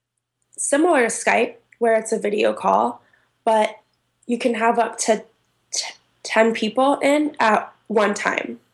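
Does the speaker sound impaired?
Yes: stuttering; stuttering whole life, long hidden by avoiding talking, expected at 13 it would go away; quite a bit of noticeable stuttering in recording; more outward stuttering under stress, more in interviews, less with accepting listeners, phone hardest under time pressure; here repeated sounds.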